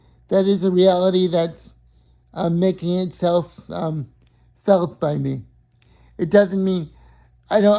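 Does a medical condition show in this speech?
Yes: cerebral palsy.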